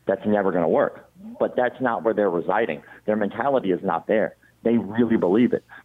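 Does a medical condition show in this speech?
Yes: cleft palate; congenital, many surgeries in childhood, facial scars.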